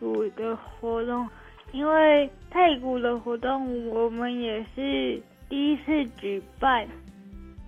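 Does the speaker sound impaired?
Yes: cerebral palsy.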